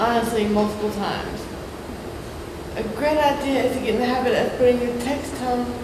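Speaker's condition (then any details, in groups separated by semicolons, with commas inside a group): Brain injury; traumatic, car accident, unconscious; 8 years since injury, speech therapy; attends speech therapy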